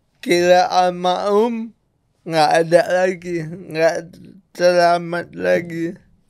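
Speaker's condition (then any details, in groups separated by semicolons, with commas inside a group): Cerebral palsy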